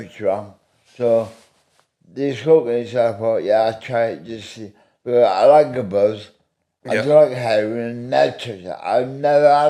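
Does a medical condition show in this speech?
Yes: medication-induced speech impediment.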